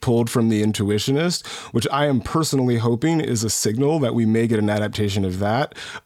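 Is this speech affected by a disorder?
No.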